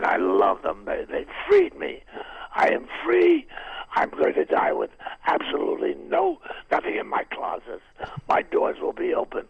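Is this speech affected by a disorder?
Yes: throat cancer, vocal cord removed, partial laryngectomy, right vocal cord removed; vocal surgery removing part of larynx including right vocal cord, now a stump; years after laryngeal surgery, talking does not hurt; voice lost after surgery, left cord trained to reach past midline to stump for sound.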